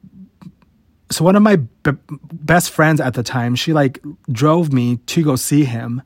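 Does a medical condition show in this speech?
Yes: stutter; noticed around age 5 or 6, worse as teenager, returned full force after stressful move to Arizona; still stutters at 28, noticeable in this podcast, usually cuts stutter from videos; sometimes barely gets out a syllable, swears between words to ease them out, burps talking fast; here blocks.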